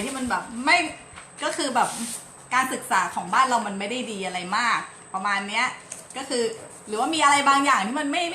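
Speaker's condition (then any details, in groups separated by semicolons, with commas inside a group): No condition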